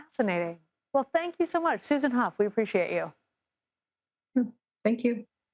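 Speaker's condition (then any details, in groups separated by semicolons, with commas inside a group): No condition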